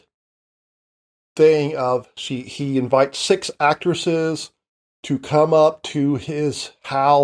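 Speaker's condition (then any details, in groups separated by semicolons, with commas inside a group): No condition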